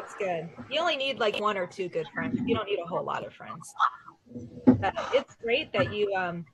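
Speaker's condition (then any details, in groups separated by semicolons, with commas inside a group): No condition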